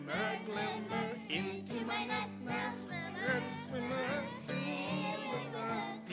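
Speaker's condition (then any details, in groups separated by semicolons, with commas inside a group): No condition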